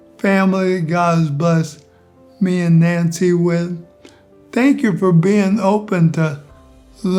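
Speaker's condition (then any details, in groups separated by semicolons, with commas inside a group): ALS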